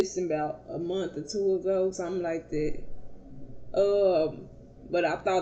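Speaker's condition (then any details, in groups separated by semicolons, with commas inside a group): Cerebral palsy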